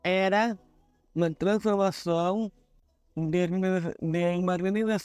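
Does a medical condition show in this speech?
Yes: Down syndrome.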